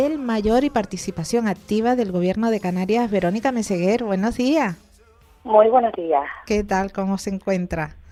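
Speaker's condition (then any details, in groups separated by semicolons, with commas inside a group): No condition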